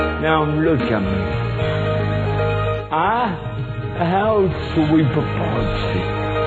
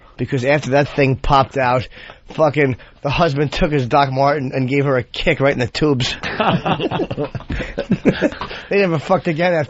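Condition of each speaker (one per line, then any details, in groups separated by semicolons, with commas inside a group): Cerebral palsy; from birth; speech hard to understand
No condition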